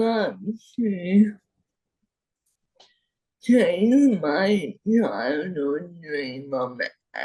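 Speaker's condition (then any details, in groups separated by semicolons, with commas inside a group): Friedreich's ataxia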